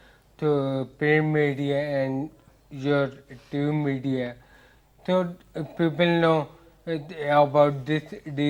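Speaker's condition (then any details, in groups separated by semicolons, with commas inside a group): Ataxia; speech difficulty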